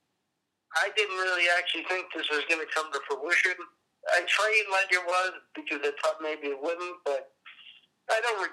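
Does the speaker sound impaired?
Yes: cerebral palsy; cerebral palsy present since childhood, appearance likened to Parkinson's.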